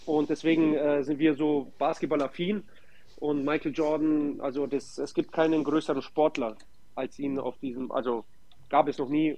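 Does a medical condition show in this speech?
No.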